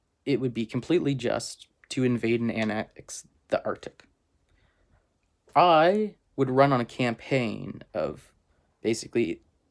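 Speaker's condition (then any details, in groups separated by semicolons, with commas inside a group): No condition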